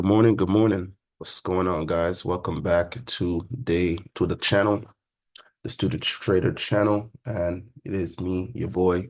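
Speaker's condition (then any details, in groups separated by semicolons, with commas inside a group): No condition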